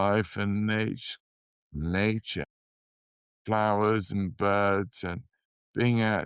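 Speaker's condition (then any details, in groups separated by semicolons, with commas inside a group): Motor neurone disease; still walking, no wheelchair; slurred speech, dysarthria, increasing difficulty forming words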